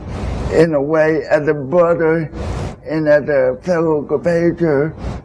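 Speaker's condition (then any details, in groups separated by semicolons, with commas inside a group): Cerebral palsy; congenital, since birth, told at early age would never talk or use bathroom; early prediction of no speech, now speaks in interview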